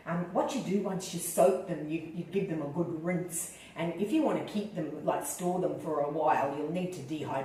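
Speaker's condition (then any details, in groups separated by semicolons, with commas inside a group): No condition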